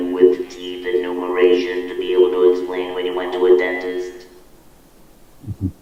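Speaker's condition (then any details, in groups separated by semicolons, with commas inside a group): Laryngectomy; voice tires easily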